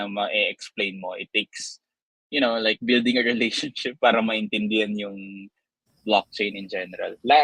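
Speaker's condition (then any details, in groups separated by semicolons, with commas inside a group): No condition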